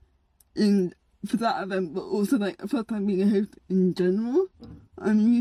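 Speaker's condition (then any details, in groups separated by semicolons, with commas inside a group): Cerebral palsy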